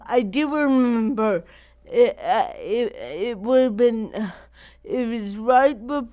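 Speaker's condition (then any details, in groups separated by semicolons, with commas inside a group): Cerebral palsy; not degenerative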